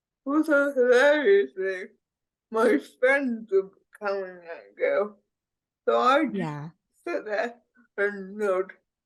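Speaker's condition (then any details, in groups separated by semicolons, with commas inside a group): Cerebral palsy; speech impediment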